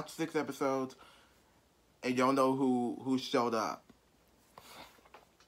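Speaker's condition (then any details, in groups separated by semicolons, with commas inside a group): No condition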